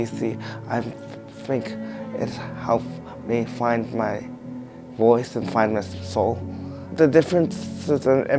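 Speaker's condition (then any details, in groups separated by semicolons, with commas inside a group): Cerebral palsy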